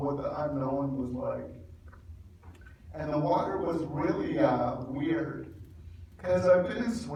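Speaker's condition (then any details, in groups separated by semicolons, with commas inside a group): Cerebral palsy; could not really talk until age 12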